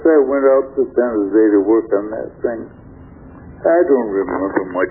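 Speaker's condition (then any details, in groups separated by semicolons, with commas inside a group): Stroke affecting throat muscles; first stroke about 3 years ago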